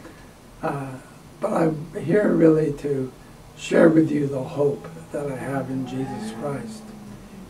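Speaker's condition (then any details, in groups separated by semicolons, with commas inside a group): ALS; diagnosed about six years ago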